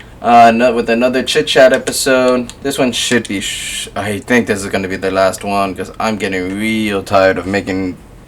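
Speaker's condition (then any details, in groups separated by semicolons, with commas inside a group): No condition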